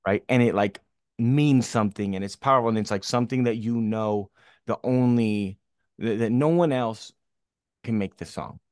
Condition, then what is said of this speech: Stuttering. But then when I go on stage, it's like man, I really feel like the spirit of God starts to to use me and like brings out this fire.